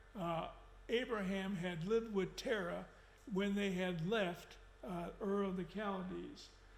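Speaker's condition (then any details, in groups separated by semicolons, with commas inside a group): No condition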